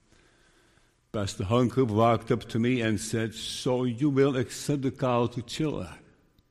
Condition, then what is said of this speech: Parkinson's disease. I know that I now sometimes stutter and blur words, ...